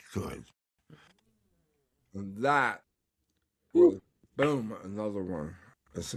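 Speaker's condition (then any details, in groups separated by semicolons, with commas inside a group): Tongue cancer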